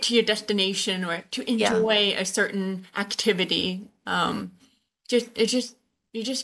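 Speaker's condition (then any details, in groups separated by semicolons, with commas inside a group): Usher syndrome, born deaf; born deaf or hard of hearing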